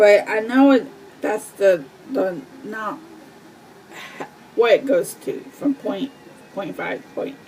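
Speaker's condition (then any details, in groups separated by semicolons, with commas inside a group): Cerebral palsy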